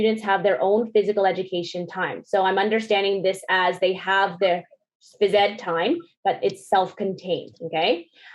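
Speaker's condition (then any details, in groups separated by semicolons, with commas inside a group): No condition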